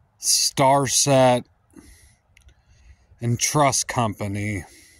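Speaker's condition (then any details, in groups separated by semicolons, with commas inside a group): No condition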